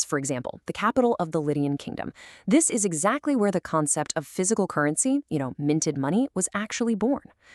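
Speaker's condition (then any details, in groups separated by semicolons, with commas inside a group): No condition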